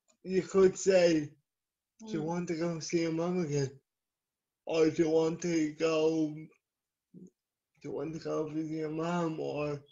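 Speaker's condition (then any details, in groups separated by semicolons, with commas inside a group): Cerebral palsy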